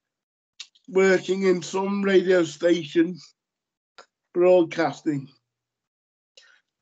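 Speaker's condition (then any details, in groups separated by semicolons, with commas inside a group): Cerebral palsy; lifelong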